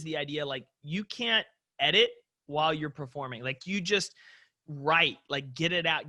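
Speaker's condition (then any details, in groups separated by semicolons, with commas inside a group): No condition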